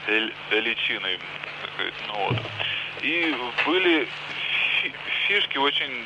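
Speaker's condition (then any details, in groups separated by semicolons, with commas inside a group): Stuttering; stuttering since childhood; on-air hypnosis session by Yuri Longo, stutter paused briefly then returned, worsened by fear of being on air; slight stutter, fluent when repeating suggested phrases, stutter returns when attention drawn; repeated sounds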